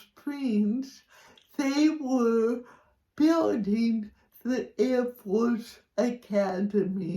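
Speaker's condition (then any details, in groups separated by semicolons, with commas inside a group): Cerebral palsy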